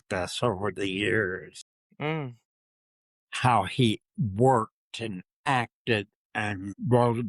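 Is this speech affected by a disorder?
Yes: Parkinson's disease.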